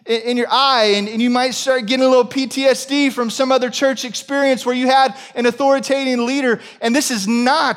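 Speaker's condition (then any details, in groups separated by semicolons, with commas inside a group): No condition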